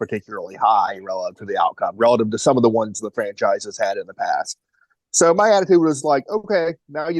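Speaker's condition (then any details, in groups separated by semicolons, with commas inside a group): No condition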